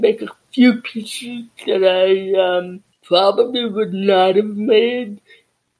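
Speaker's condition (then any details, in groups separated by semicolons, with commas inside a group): Deafness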